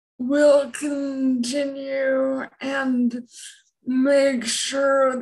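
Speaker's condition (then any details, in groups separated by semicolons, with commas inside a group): Episodic dysarthria, electrical injury; delayed electrical injury from ECT, repetitive traumatic brain injury; years of symptoms, no AAC device, learning switch use; profound episodic dysarthria, banked synthetic voice, keyboard or bluetooth device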